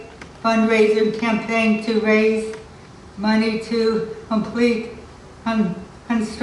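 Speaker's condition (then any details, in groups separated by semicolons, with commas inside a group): Cerebral palsy; limits some physical abilities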